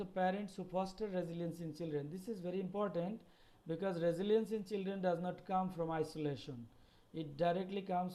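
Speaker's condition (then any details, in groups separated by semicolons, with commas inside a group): No condition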